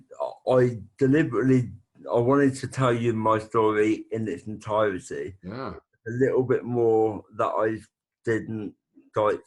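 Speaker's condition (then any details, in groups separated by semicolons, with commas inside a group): Brain bleed with facial paralysis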